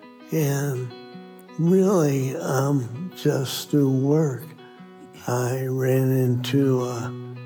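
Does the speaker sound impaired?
Yes: ALS; upper motor neuron signs first, right leg limp at onset, no cure, nothing to slow it; diagnosed 2 years ago, symptoms about 6 months earlier, progressing, losing walking and tooth-brushing; losing ability to talk and eat, worsening daily and weekly.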